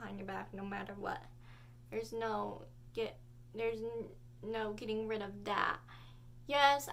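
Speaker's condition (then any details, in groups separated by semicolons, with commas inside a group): Cerebral palsy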